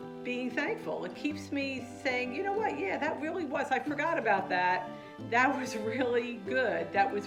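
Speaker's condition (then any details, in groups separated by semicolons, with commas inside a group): No condition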